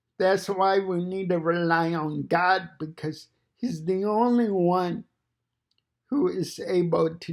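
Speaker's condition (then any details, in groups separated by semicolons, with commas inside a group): Cerebral palsy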